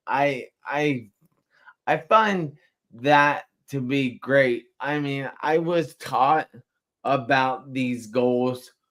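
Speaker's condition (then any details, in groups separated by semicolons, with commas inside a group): Traumatic brain injury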